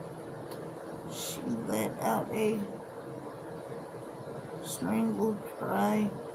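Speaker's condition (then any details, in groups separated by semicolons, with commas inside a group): Cerebral palsy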